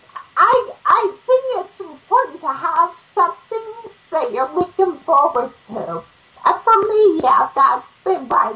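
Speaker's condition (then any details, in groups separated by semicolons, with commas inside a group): Ataxia; ataxia after brainstem malformation bled, brain hemorrhage and surgery, onset age 36 with facial tingling, numbness; lost speech and swallowing after hemorrhage, relearned both through speech therapy, memory and cognition intact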